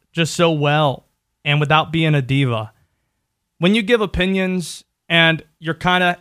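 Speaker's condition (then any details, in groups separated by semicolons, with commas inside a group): No condition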